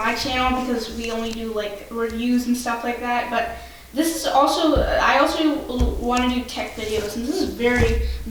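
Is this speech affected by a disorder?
No.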